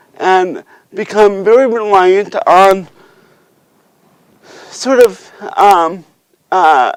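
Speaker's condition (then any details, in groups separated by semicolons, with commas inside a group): Cerebral palsy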